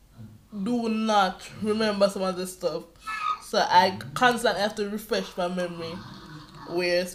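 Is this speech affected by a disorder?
Yes: cerebral palsy.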